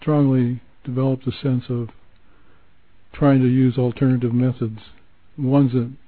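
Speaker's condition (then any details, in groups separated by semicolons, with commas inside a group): Parkinson's; onset 2003 as minor arm tremor, age 69, progressed to barely moving before medication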